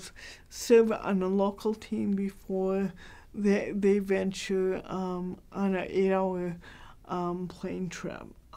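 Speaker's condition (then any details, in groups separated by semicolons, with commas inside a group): Cerebral palsy, mild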